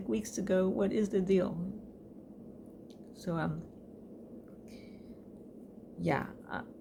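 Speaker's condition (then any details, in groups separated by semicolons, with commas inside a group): Cerebral palsy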